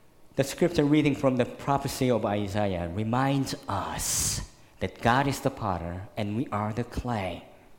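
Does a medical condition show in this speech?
Yes: cleft lip and palate; very severe.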